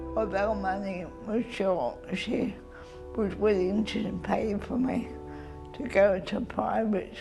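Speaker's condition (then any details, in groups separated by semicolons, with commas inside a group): Cerebral palsy; spastic form, brain damage, diagnosed early childhood, spasms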